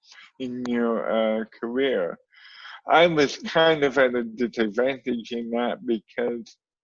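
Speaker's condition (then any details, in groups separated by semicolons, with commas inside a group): Cerebral palsy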